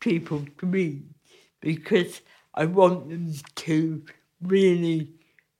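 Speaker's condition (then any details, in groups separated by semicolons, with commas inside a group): Cerebral palsy; from birth, frequent loss of balance, careful movement needed, physically affects creating art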